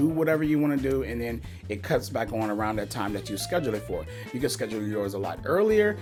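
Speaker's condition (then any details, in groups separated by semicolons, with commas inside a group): No condition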